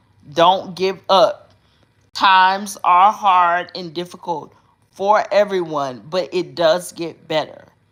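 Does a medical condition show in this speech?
Yes: cerebral palsy.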